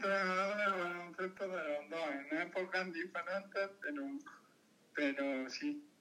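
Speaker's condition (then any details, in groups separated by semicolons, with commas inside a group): Cerebral palsy; lifelong physical motor disability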